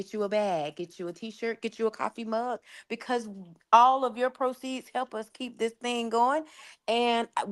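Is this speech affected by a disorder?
No.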